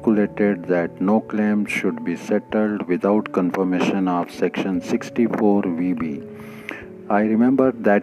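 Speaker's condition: No condition

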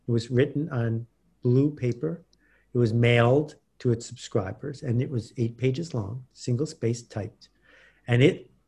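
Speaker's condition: No condition

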